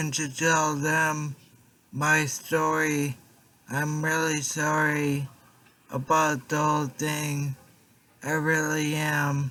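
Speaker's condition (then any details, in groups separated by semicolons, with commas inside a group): Traumatic brain injury; car accident; was in coma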